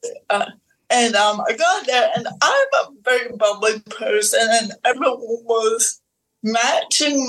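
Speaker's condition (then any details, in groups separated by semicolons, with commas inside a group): Cerebral palsy; physical disability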